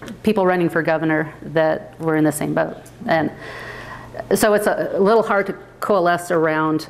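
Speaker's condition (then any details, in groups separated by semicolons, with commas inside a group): No condition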